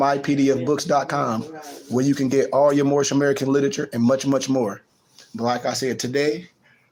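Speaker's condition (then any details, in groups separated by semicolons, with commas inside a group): No condition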